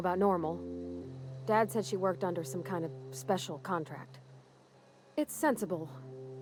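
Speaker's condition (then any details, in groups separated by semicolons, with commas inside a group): No condition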